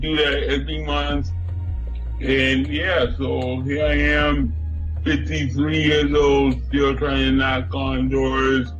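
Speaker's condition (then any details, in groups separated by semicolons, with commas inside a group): Cerebral palsy; nosebleed and stopped breathing as newborn at home in Buffalo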